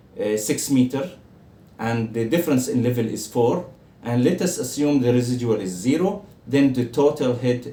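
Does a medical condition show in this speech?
No.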